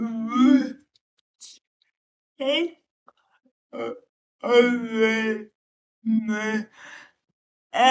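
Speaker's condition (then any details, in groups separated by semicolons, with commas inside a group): Cerebral palsy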